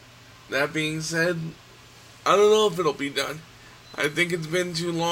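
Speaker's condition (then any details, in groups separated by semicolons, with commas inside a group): Cerebral palsy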